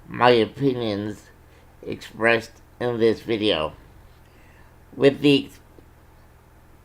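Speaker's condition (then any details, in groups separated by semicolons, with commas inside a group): Cerebral palsy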